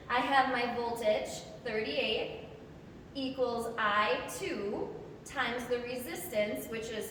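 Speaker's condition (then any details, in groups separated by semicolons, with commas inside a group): No condition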